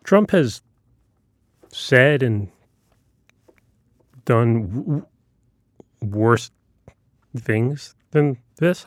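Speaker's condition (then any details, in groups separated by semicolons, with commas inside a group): Stutter; described as neurological, ongoing into adulthood; still stutters; blocks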